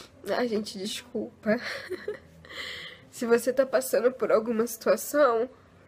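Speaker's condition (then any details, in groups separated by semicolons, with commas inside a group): No condition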